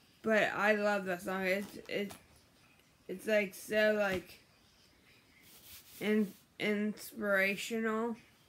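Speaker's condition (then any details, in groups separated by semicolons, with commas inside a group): Brain injury; memory problems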